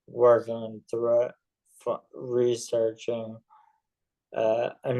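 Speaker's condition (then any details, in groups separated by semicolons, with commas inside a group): ALS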